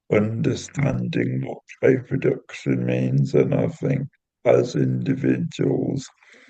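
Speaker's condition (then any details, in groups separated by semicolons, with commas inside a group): Cerebral palsy; intrathecal baclofen pump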